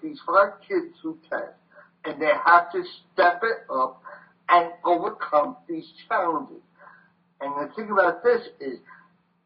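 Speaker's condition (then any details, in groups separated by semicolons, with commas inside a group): Voice box damage from tracheostomy; brain injury from smoke inhalation, carbon monoxide poisoning, voice box damaged by medic's trach tube; about 30 to 32 years since injury, cannot write, lost fine motor skills; cannot sing as before, ongoing voice challenge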